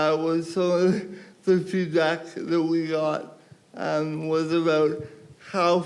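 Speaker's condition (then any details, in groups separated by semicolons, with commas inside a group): Cerebral palsy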